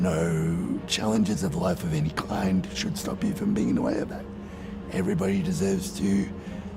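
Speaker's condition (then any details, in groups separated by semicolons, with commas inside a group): Cerebral palsy; 3 or 4 childhood operations, affects walking; ongoing physiotherapy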